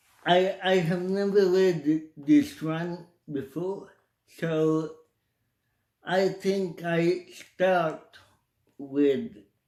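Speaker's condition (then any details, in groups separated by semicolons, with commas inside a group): Cerebral palsy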